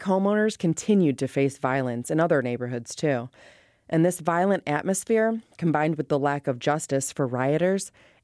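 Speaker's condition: No condition

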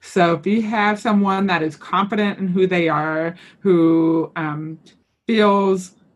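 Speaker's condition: Hearing loss with cochlear implant; recent cochlear implant surgery, decided on implant because hearing had decreased

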